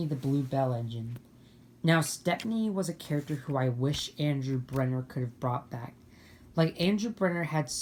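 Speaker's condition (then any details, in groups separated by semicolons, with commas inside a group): No condition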